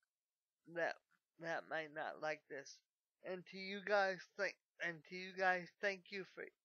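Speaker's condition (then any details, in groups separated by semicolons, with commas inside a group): Cerebral palsy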